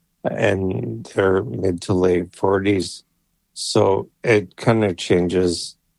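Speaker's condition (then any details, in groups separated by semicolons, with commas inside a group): ALS; brain implant for computer control; voice failing, banked voice for AI speech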